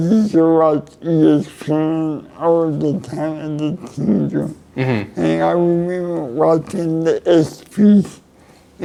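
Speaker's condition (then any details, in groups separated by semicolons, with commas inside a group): Cerebral palsy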